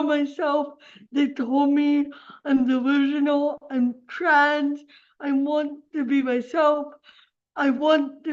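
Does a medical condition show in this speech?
Yes: cerebral palsy; affects speech.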